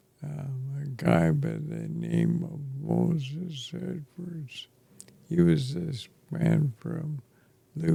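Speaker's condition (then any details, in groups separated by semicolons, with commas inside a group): ALS; affects chest and throat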